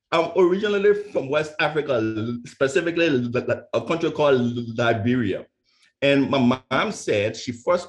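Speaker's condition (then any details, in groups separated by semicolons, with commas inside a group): Stuttering; stutter first noticed by mother at age 8, lifelong, once tried to skip graduation speech; professional speaker, Toastmasters district 6 finalist, overcame insecurities around stutter; West African accent, originally from Liberia; repeated sounds, prolonged sounds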